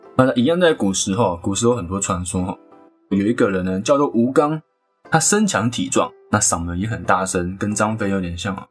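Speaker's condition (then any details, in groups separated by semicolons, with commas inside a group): No condition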